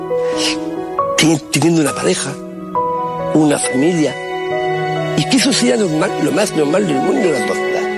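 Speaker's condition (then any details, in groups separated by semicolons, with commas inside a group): Down syndrome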